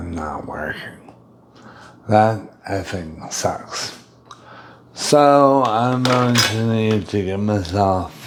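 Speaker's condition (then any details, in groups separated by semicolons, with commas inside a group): Brain injury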